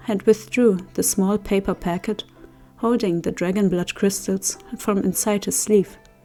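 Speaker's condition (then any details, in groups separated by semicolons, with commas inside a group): No condition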